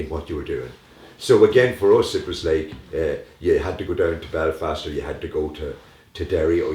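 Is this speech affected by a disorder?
No.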